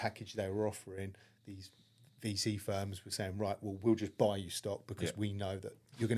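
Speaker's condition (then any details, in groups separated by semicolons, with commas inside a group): No condition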